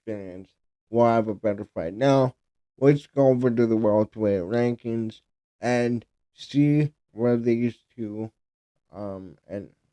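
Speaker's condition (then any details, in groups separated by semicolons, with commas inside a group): Cerebral palsy; speech affected by cerebral palsy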